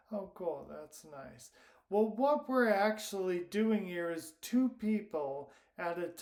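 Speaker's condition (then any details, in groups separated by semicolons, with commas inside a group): Primary lateral sclerosis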